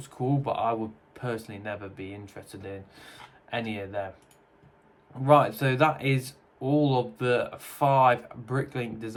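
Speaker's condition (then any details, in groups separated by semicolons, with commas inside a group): No condition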